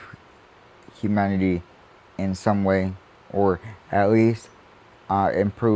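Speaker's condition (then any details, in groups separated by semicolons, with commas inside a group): Cerebral palsy; adult, spasms, repositions in chair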